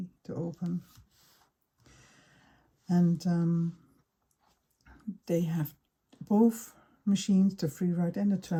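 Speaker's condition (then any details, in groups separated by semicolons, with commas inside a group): No condition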